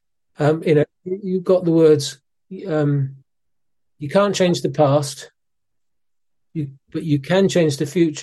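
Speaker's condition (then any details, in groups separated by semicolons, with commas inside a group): Parkinson's disease; physiotherapy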